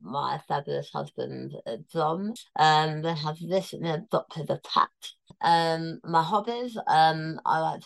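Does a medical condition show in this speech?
Yes: tongue cancer, near-total glossectomy; stage 4 tongue cancer, near-total tongue removal, 5 millimeters left, temporary tracheostomy, immunotherapy around surgery; cancer free, eats liquid and pureed foods.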